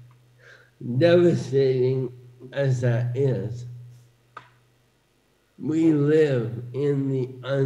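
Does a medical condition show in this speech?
Yes: ALS, bulbar onset; losing speech, a little difficult to understand.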